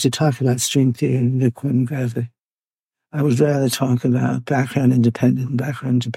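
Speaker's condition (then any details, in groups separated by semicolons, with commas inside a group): Parkinson's; neurological disorder, hidden from others in early stages, now openly shown; audio hard to capture at points, partly due to movement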